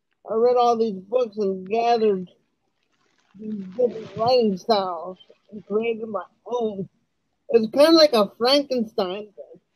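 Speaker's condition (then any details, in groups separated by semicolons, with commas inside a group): Cerebral palsy; slow speech, hard to use speech-to-text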